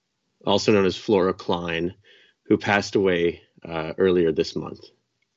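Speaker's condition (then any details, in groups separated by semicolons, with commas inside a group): No condition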